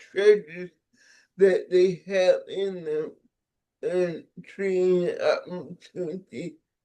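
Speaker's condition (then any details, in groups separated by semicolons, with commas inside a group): Cerebral palsy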